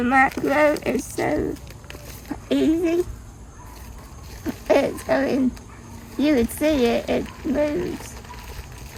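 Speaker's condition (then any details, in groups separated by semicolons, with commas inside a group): Spinal muscular atrophy type 2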